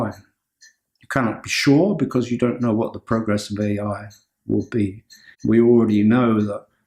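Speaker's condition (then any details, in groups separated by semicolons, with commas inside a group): No condition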